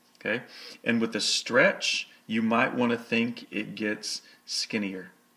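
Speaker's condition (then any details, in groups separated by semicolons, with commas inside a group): No condition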